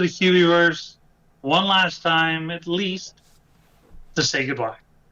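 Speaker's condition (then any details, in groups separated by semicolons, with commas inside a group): No condition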